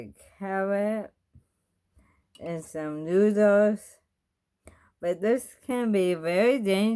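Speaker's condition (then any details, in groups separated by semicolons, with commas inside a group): Bulbar ALS, bulbar onset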